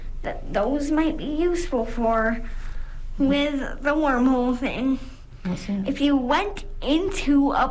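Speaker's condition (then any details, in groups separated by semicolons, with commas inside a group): Cerebral palsy; botox then sdr by dr. parks for spasms, physio intensive with beck at 4, poor fine motor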